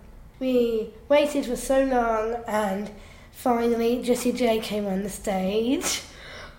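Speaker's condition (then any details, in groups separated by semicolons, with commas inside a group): Down syndrome; slow learning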